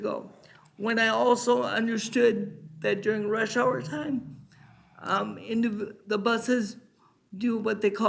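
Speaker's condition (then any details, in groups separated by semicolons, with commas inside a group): Cerebral palsy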